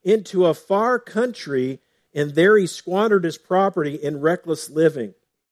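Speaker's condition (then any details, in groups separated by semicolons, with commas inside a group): No condition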